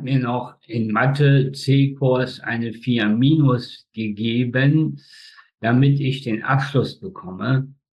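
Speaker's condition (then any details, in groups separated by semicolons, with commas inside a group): Spastic tetraparesis; slightly hoarse from many speeches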